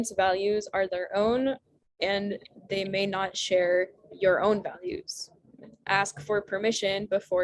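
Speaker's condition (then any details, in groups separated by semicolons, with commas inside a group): No condition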